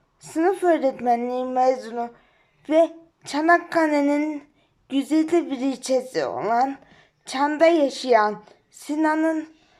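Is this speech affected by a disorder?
Yes: cerebral palsy.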